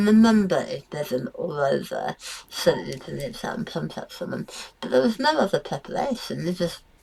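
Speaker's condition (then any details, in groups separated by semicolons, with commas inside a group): Tongue cancer; surgery, radiotherapy, immunotherapy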